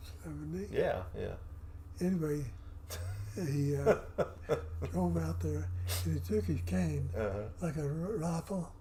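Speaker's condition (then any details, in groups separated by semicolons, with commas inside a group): Parkinson's; affects voice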